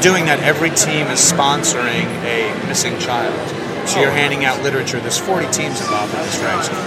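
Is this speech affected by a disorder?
No.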